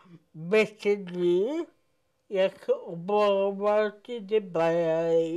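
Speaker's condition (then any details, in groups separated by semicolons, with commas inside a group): Cerebral palsy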